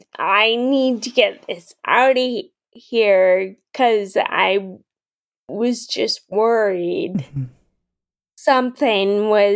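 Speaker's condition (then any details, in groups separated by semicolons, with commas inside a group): Friedreich's ataxia; ambulatory until about 21, then wheeled mobility, over 10 years since diagnosis, unsure if still mild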